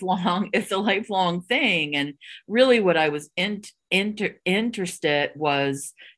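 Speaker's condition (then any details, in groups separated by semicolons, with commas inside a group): No condition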